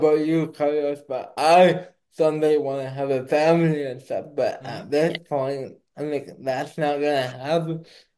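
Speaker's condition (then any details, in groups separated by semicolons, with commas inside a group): Cerebral palsy; not slurred, per host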